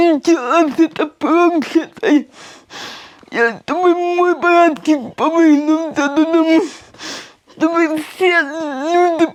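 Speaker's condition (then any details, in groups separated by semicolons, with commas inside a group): Cerebral palsy; childhood form, bedridden nine years in childhood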